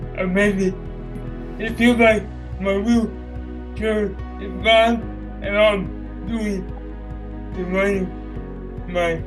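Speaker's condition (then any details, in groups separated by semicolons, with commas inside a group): Cerebral palsy; present from birth; 32 years with condition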